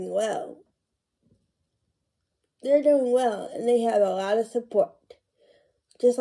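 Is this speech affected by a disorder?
Yes: cerebral palsy; tight muscles, increased muscle tone; many years since onset, medication for muscle tone, therapy.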